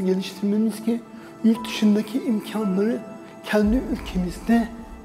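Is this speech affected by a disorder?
Yes: dystonic cerebral palsy.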